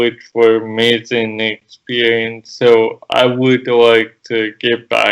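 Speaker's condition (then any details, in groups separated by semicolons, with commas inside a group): Cerebral palsy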